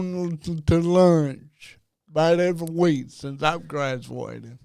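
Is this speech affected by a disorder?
Yes: cerebral palsy; diagnosed at about age two.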